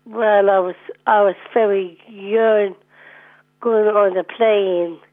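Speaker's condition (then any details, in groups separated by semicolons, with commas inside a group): Down syndrome; sounds happy and bubbly per host, mostly short answers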